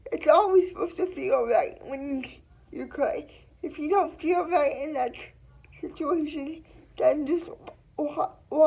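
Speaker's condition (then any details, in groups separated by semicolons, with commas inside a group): Cerebral palsy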